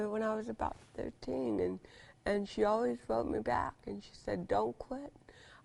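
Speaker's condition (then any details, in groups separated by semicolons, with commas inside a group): Cerebral palsy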